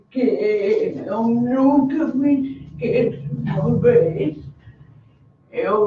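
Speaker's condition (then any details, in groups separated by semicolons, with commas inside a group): Cerebral palsy; birth injury, motor impairment, cognition not affected; communicates using letters and symbols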